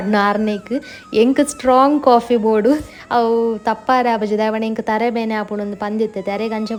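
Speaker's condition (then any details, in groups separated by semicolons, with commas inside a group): No condition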